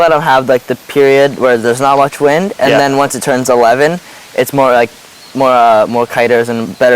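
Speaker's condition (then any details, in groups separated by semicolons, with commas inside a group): No condition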